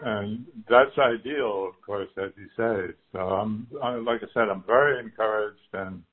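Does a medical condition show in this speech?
Yes: Parkinson's disease; stem cell infusions in Houston, infusions finished, assessment due in september; participating in phase two clinical trial of new innovative therapy, travels to Houston.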